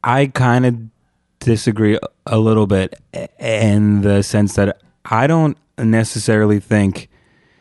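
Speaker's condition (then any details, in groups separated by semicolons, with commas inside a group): Stuttering; stuttering since childhood; stutter-like tension when signing own name, worse under pressure or with people watching; prolonged sounds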